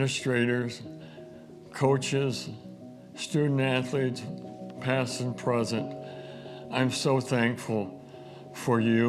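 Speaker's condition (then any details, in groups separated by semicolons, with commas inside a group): ALS; diagnosed almost two years ago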